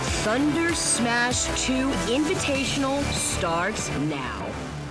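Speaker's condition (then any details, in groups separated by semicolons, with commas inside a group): No condition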